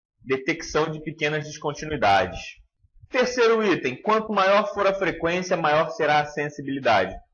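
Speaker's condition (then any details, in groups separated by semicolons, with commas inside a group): No condition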